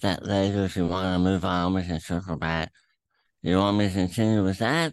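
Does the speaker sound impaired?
Yes: throat cancer, tumor through tongue, attached to epiglottis; eating issues from tongue tumor.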